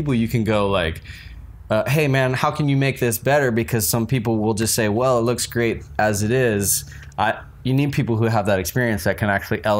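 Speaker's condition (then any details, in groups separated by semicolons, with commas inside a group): No condition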